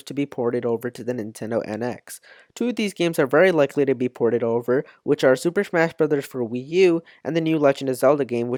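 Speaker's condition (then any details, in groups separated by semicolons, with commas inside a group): No condition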